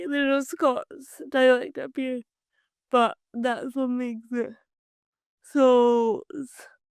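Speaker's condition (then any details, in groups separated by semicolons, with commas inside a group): Cerebral palsy; from birth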